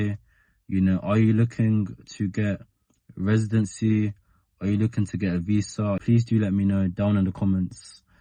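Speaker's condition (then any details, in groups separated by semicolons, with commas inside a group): No condition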